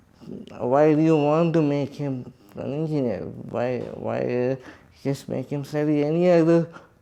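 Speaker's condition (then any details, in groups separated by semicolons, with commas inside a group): Cerebral palsy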